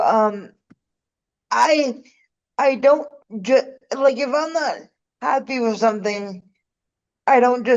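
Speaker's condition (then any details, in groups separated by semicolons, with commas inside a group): Cerebral palsy; needs help getting around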